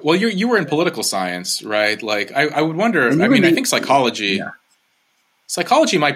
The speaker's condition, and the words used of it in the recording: None; typical speech.